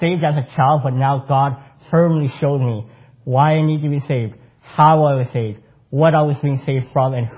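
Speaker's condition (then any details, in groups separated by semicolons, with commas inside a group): Cleft palate; congenital cleft palate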